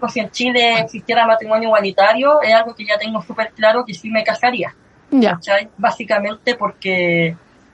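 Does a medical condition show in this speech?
Yes: cleft lip and palate; since early childhood, fissure present in kindergarten.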